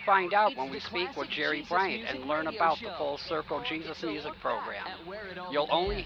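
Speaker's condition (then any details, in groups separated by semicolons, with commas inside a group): No condition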